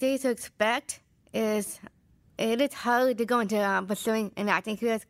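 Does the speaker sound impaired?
Yes: Down syndrome; Down syndrome since birth.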